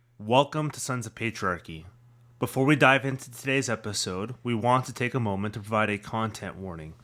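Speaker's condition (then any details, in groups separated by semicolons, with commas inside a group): No condition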